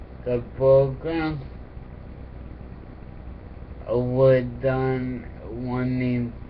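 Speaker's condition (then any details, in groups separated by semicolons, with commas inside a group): Cerebral palsy; affects speech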